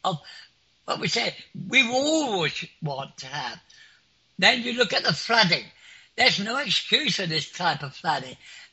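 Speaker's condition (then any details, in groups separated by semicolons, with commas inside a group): Clinically deaf; clinically deaf since school age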